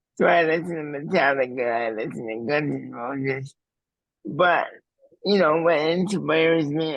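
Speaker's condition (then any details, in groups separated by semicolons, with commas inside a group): Cerebral palsy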